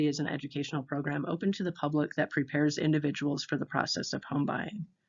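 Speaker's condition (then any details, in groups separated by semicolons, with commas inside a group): No condition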